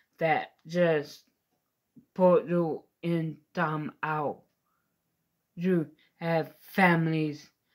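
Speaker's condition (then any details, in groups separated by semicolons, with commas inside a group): Mild cerebral palsy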